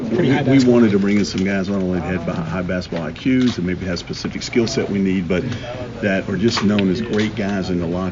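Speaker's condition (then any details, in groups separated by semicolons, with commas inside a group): No condition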